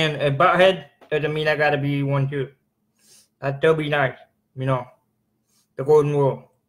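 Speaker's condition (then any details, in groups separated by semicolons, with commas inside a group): Cerebral palsy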